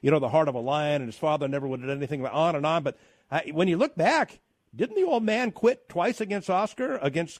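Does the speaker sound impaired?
No.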